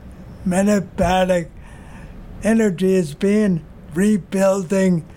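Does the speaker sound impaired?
Yes: aphasia after stroke; stroke destroyed quarter of brain, right side, left side partially paralyzed, left arm unusable, lost proprioception; 7 years post stroke, 5 years with Triangle Aphasia Project, talks on any subject; initially no words, no reading, no swallowing, stomach tube, early speech therapy, relearned reading.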